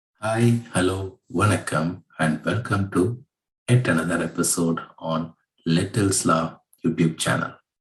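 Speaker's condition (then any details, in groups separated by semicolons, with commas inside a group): No condition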